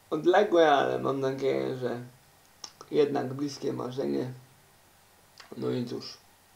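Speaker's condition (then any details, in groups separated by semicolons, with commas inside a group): Cerebral palsy; uses wheelchair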